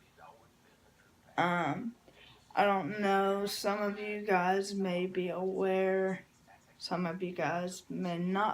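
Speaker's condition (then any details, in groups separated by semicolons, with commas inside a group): Cerebral palsy; from birth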